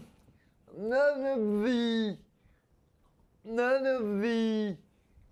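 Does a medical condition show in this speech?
Yes: spastic quadriplegia.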